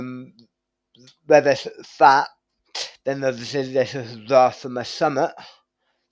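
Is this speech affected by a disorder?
Yes: tongue cancer surgery.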